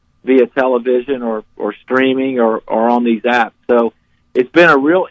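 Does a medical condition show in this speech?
No.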